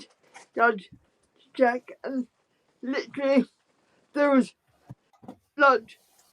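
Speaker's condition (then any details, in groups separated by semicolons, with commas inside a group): Spastic quadriplegic cerebral palsy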